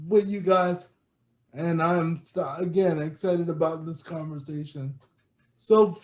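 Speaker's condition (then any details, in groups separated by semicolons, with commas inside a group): Cerebral palsy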